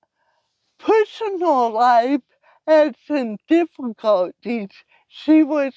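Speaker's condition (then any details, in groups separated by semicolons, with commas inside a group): Cerebral palsy; from birth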